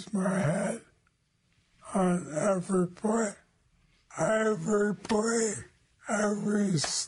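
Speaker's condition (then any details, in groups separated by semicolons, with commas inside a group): ALS; slower form, onset at 52 with hand weakness, head trauma suspected cause, first diagnosed by hand surgeon; body starting to fail, deteriorating, new treatment from Dr. Merit Sukovich slowing progression by a third; voice has lost its timbre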